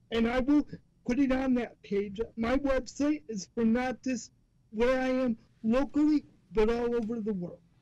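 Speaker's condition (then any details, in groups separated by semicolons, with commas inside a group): Cerebral palsy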